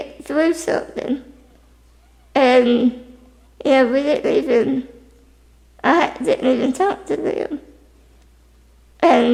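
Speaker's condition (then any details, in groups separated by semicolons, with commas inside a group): Spinal muscular atrophy type 2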